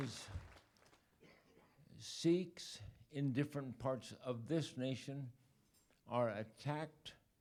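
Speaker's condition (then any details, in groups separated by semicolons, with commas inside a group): ALS; body weakening, 2 years since onset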